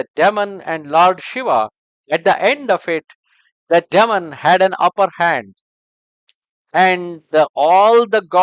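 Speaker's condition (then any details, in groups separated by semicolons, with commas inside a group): No condition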